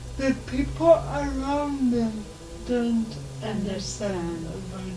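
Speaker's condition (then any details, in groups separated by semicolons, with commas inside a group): Cerebral palsy; since birth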